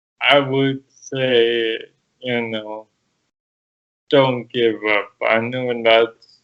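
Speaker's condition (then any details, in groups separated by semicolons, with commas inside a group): Cerebral palsy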